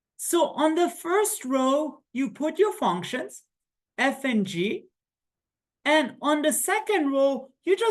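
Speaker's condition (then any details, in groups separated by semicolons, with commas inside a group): No condition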